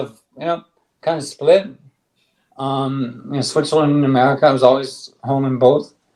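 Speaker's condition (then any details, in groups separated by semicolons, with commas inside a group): ALS; on drug, stronger bite, speaks better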